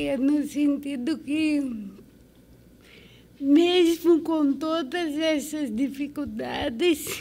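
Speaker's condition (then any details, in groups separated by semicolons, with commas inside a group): Cerebral palsy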